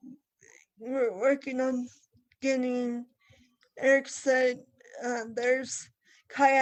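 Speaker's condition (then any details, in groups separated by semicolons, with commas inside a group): Cerebral palsy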